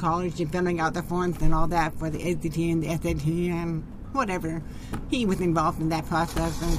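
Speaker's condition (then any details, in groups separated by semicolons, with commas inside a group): Profound deafness, genetic, profound; cochlear implants a couple years ago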